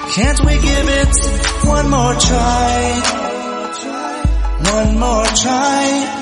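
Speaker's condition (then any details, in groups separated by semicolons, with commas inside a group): No condition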